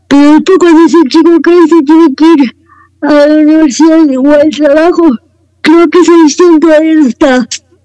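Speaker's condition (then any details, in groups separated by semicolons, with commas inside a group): Cerebral palsy; wheelchair user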